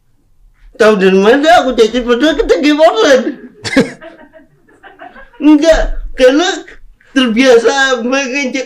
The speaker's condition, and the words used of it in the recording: Cerebral palsy. Aduh ngomongnya susah.